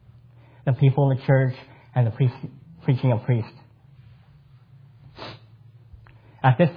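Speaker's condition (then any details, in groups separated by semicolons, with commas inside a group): Cleft palate; congenital cleft palate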